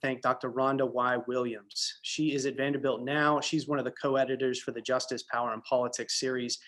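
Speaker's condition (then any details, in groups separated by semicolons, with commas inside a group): No condition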